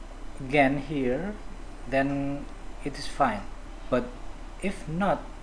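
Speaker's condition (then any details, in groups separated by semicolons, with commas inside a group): No condition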